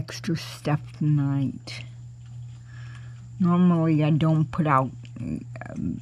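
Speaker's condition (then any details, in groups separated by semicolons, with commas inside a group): Cerebral palsy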